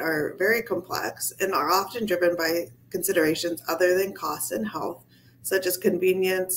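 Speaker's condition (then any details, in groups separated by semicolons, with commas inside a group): No condition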